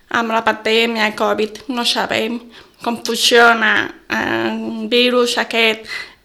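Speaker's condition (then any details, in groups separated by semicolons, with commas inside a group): Deafness from birth, congenital; communicates by lip reading since always; others' face masks block lip reading, needs people to lower masks; intonation different from hearing speakers, may not be understood well, host finds speech understandable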